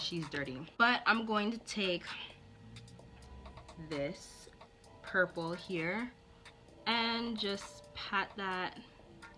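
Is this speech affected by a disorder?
No.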